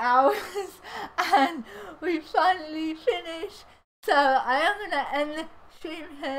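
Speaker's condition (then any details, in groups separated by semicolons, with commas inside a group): Cerebral palsy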